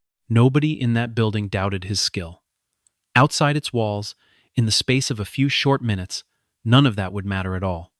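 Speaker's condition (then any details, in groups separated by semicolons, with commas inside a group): No condition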